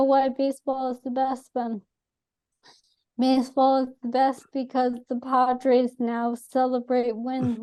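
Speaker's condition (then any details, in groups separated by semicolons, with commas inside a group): ALS; atypical case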